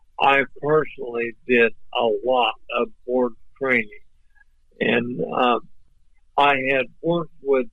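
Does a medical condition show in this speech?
Yes: ALS; voice off but clear and understandable.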